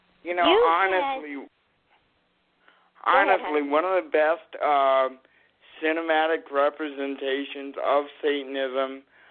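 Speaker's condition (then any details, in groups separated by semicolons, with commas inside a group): Cerebral palsy; spinal curve; runs out of breath, one-breath rushes, pauses, false starts, stuttering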